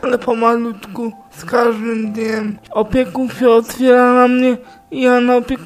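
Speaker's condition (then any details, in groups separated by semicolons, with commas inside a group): Cerebral palsy; childhood onset, moderate severity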